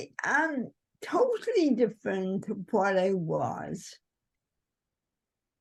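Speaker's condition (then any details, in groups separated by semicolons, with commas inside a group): Cerebral palsy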